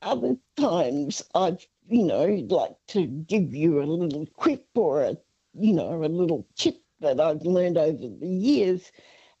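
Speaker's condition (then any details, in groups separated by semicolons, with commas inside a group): Parkinson's disease; brain sometimes steals words, mixes up names, voice sometimes does not hold up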